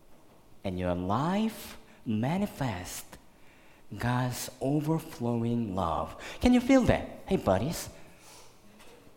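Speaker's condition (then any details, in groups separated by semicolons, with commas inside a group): Cleft lip and palate, severe; 12 surgeries to date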